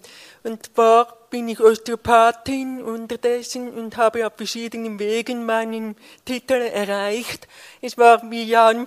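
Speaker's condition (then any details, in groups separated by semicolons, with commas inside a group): Deafness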